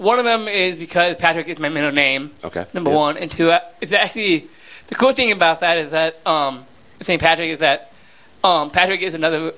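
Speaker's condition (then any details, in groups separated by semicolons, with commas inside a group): Down syndrome; 32 years old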